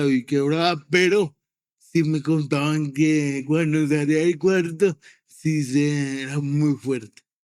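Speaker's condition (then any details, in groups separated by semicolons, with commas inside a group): Cerebral palsy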